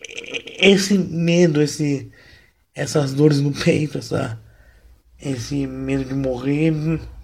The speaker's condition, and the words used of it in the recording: Cerebral palsy. Que talvez seja um incômodo para você ouvir a minha voz assim.